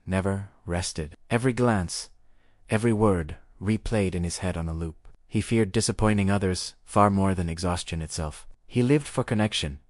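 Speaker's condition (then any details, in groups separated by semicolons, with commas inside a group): No condition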